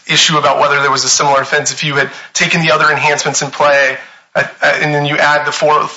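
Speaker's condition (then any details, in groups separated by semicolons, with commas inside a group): No condition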